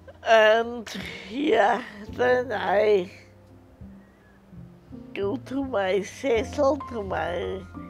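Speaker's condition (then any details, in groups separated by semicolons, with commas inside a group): Multiple sclerosis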